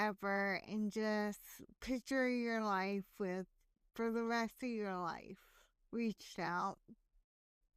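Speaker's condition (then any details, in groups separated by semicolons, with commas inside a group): Hemiplegic cerebral palsy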